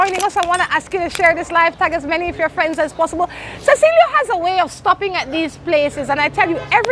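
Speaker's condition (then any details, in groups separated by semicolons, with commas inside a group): No condition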